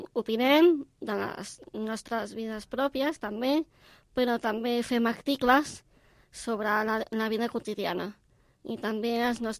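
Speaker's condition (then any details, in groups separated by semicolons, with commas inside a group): Down syndrome; can do all tasks others do but more slowly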